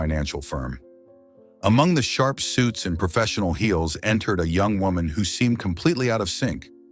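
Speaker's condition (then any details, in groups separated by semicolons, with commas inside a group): No condition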